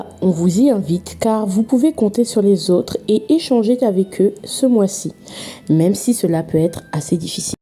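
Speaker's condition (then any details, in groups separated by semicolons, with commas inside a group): No condition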